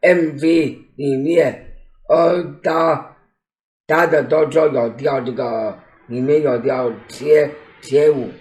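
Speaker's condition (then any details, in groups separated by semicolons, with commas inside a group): Down syndrome; articulation less clear in Down syndrome children per mother, some word repetitions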